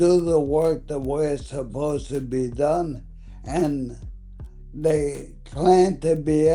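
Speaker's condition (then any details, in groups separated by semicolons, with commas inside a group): ALS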